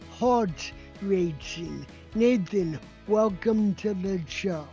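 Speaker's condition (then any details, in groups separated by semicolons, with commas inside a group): Cerebral palsy; gait severely affected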